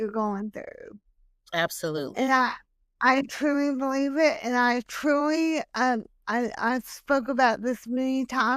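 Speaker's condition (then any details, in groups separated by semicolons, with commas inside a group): Hemiplegic cerebral palsy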